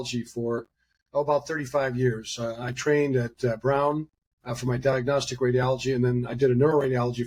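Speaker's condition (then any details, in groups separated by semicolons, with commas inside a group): No condition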